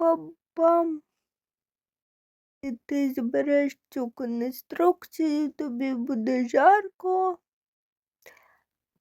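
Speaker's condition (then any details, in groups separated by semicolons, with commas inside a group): Cerebral palsy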